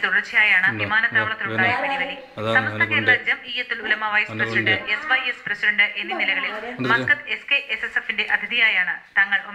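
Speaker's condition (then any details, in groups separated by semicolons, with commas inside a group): No condition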